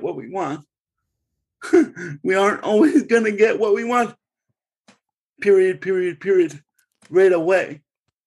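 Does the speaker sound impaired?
Yes: cerebral palsy; since birth.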